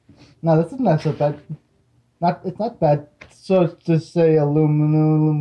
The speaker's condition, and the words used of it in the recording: Stuttering. I already have a stutter though, so see, this is nothing to me.